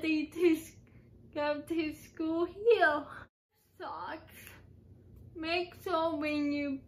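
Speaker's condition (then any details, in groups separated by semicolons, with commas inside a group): Cerebral palsy; uses crutches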